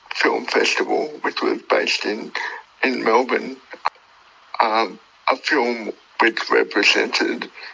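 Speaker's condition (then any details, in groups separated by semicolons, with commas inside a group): Cerebral palsy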